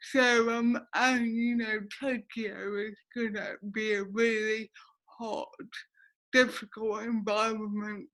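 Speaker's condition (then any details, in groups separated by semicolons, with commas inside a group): Cerebral palsy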